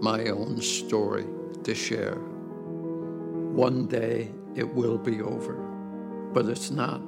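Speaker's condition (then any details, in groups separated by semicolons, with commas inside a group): ALS (Lou Gehrig's disease); degenerative, worsening over time, eventually affects swallowing, chewing, breathing, no known cause, no cure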